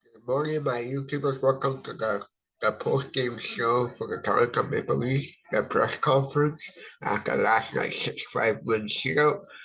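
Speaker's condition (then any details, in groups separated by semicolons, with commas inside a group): Cerebral palsy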